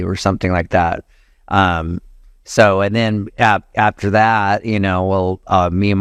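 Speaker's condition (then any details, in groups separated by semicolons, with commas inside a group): No condition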